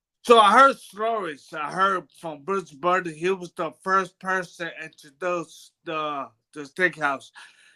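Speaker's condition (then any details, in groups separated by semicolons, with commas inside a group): Brain bruising; speech bad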